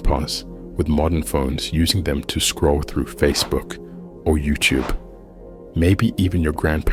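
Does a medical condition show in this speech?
No.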